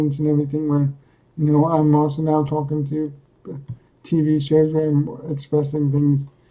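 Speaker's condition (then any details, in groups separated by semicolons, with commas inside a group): Cerebral palsy; speaks coherently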